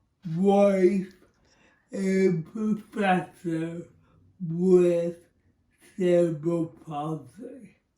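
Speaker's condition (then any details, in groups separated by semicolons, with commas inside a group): Cerebral palsy; speech impairment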